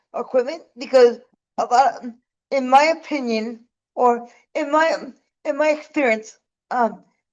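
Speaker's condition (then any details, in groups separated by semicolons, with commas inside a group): Cerebral palsy; needs help getting around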